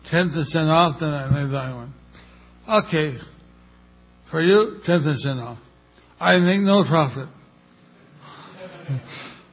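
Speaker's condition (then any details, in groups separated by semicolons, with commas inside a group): Stroke with facial paralysis; undergoing therapy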